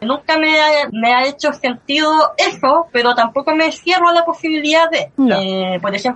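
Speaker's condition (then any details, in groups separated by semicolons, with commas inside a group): Cleft lip and palate; since early childhood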